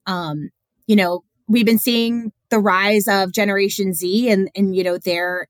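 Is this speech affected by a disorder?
No.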